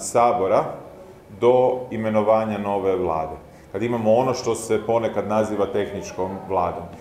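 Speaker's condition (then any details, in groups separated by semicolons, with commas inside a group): No condition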